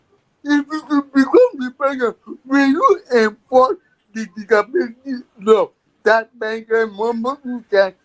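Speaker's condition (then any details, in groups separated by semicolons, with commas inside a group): Cerebral palsy; therapy improved agility, able to drive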